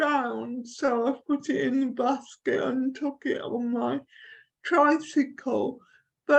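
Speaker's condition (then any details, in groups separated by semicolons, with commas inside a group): Cerebral palsy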